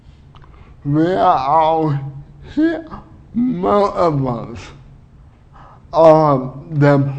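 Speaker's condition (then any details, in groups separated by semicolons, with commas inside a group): Cerebral palsy; uses wheelchair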